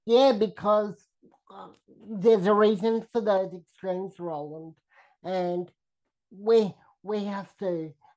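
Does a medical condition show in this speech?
Yes: cerebral palsy, spastic quadriplegia.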